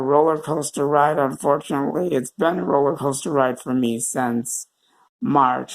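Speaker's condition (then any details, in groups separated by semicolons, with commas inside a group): Cerebral palsy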